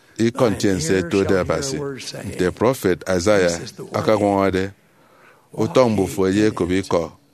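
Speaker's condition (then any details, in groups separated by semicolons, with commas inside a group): No condition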